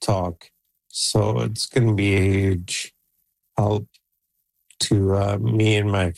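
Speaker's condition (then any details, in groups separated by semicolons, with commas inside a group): ALS; onset left leg freezing, age 48, Neuralink N1 implant 3 months, Toronto Western Hospital trial; voice declining, still speaking with own voice, voice banked via 11 labs for AI speech; voice deteriorating, expects soon unable to talk, plans Neuralink-driven computer speech in AI-cloned voice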